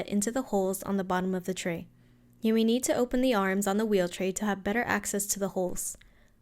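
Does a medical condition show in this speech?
No.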